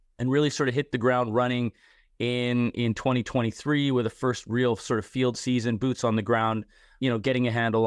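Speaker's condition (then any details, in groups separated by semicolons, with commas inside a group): No condition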